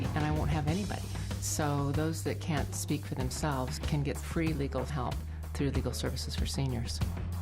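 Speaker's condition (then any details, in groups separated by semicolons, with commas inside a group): No condition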